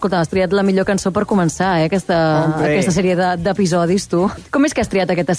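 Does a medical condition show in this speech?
No.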